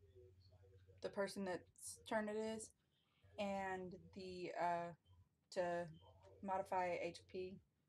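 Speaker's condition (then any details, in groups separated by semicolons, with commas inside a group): No condition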